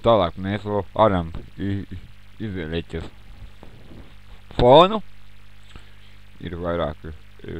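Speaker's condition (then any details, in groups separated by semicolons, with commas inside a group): Cerebral palsy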